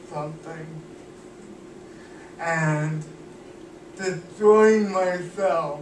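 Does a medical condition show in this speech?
Yes: cerebral palsy; cannot walk, uses wheelchair.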